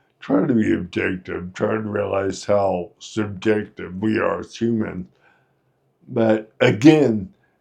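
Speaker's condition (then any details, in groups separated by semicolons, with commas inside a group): Friedreich's ataxia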